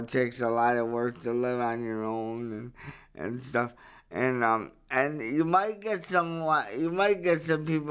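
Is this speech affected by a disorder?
Yes: cerebral palsy; verbal, able to speak up.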